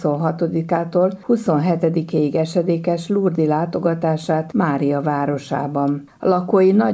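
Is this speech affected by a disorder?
No.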